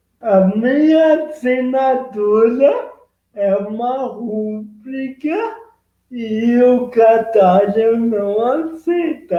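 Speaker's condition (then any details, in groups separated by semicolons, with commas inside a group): Cerebral palsy; present from birth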